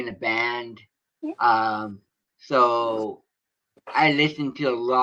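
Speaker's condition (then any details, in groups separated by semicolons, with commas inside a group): Cerebral palsy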